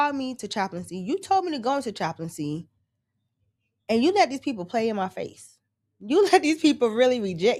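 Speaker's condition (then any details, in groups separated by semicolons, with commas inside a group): No condition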